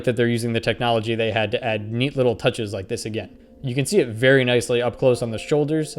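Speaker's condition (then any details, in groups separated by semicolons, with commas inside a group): No condition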